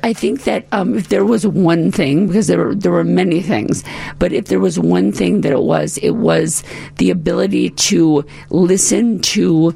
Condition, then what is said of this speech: Vocal cord paralysis. Yes, I have a paralyzed vocal cord and there's some residual issues, but I mean, I'm pretty great.